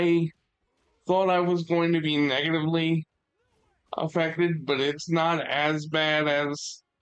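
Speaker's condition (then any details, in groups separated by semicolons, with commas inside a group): Cerebral palsy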